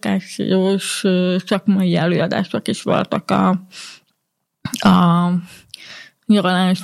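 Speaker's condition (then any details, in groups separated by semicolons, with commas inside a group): Hearing impairment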